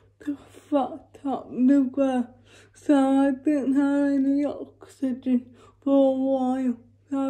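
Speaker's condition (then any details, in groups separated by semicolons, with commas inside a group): Cerebral palsy; uses feeding aid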